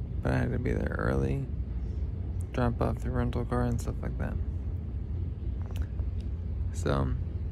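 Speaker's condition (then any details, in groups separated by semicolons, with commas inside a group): Traumatic brain injury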